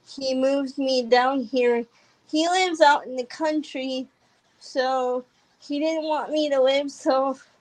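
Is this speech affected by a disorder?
Yes: cerebral palsy; congenital, drives electric wheelchair.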